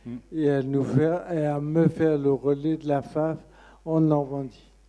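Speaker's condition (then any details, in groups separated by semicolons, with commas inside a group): Friedreich's ataxia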